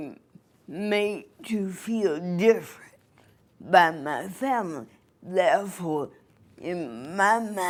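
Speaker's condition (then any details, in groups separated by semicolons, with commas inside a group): Cerebral palsy; from birth; voice sounds different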